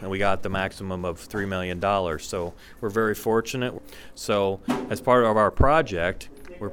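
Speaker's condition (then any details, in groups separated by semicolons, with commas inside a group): No condition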